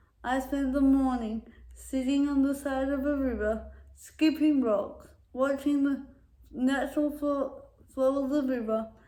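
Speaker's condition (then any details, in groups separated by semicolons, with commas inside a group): Cerebral palsy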